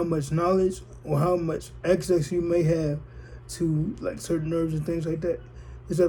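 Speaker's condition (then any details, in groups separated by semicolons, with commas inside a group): Cerebral palsy, spastic diplegia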